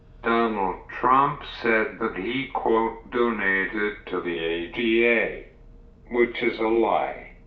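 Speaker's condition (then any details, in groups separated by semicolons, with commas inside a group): Cerebral palsy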